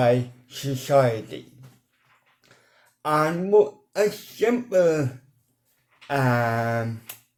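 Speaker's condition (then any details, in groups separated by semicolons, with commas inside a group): Cerebral palsy; hand tremor; speech impediment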